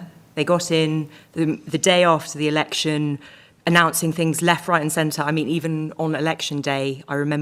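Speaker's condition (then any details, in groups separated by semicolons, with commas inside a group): No condition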